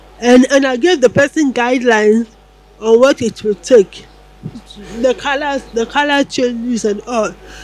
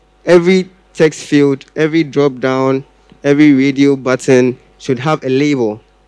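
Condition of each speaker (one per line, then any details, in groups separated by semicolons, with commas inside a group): Cerebral palsy
No condition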